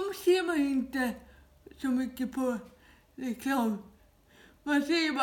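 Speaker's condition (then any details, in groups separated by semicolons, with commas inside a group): Dyskinetic cerebral palsy, severe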